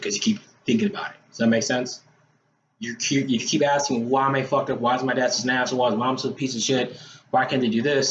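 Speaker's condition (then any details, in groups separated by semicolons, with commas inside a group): No condition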